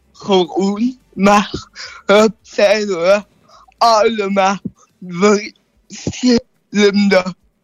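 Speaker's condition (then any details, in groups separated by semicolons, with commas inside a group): Cerebral palsy; neurological brain injury around time of birth; age 14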